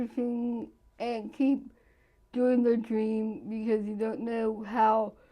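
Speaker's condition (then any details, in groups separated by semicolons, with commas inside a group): Cerebral palsy; present from birth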